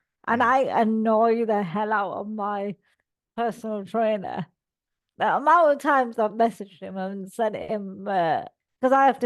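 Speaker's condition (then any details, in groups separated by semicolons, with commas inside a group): Cerebral palsy; all four limbs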